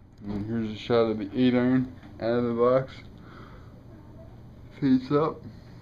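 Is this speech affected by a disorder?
Yes: cerebral palsy; affects gait and walking.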